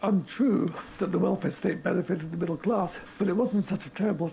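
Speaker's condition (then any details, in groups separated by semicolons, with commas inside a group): Motor neurone disease; 18 months since onset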